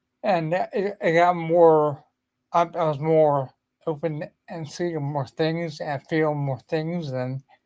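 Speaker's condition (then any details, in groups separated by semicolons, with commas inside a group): Ataxia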